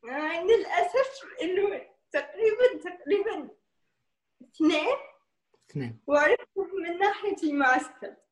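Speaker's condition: Cerebral palsy; mild cerebral palsy, weak muscles, movements differ from others, long-term exercise to strengthen muscles; described by host as very normal in speech

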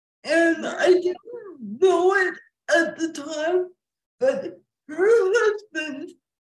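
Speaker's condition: Cerebral palsy, quadriplegia; hosts want to understand better

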